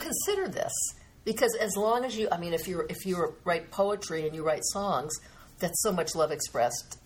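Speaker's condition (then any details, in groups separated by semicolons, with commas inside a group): No condition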